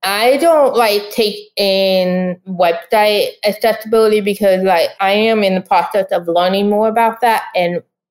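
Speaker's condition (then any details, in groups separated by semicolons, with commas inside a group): Deafness; speaks unaided, ai transcription needed adapting to own voice, cannot understand own recorded speech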